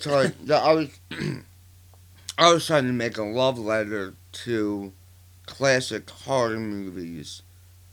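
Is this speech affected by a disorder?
Yes: partial glossectomy for tongue cancer, partial, 40% of right tongue.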